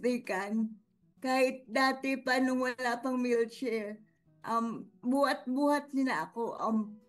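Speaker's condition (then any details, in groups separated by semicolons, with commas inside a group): Cerebral palsy; cerebellum affected; speaking effortful, some difficulty talking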